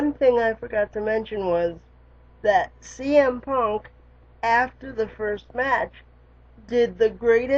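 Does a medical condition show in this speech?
Yes: cerebral palsy; lifelong, wheelchair user.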